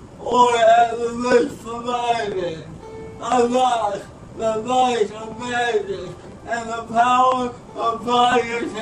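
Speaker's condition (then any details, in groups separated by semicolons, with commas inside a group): Speech impairment after birth surgery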